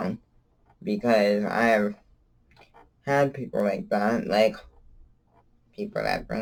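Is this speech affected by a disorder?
Yes: cerebral palsy; from birth, wheelchair user.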